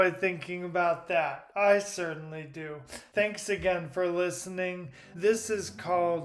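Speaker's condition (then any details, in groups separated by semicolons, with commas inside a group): Primary lateral sclerosis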